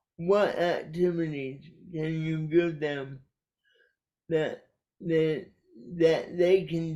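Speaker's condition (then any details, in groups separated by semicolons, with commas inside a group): Cerebral palsy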